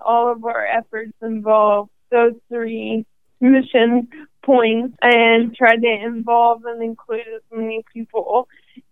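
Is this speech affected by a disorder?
Yes: ALS; probable category at diagnosis, first symptoms in hand, diagnosed at 27 after 18 months; 5.5 years since diagnosis, considering walking device, sees speech and respiratory therapists, must catch breath.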